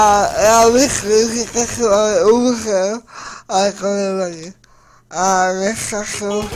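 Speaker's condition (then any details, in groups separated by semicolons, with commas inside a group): Cerebral palsy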